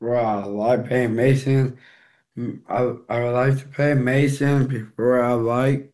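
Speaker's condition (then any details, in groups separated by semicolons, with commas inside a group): Down syndrome; congenital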